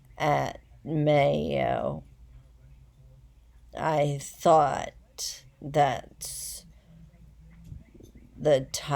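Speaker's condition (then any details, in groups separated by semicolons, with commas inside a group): Essential tremor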